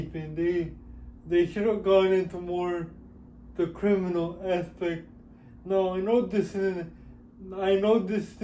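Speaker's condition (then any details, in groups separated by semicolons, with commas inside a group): Cerebral palsy; with developmental delay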